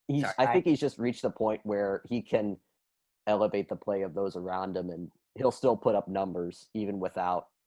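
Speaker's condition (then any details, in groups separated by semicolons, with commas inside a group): No condition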